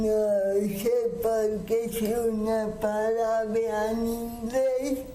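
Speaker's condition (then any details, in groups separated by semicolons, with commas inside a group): Cerebral palsy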